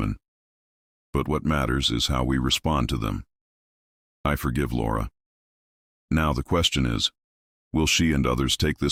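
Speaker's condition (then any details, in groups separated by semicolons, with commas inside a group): No condition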